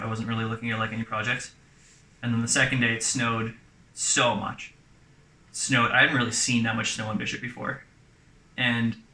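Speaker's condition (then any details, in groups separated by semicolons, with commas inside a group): No condition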